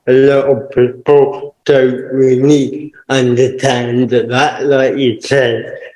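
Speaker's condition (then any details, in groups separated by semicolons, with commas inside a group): Cerebral palsy; permanent wheelchair user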